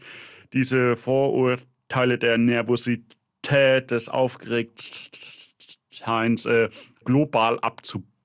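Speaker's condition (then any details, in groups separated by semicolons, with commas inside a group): Stuttering; brother fluent; blocks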